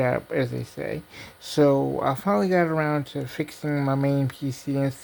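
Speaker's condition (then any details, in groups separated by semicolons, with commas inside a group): Cerebral palsy; diplegia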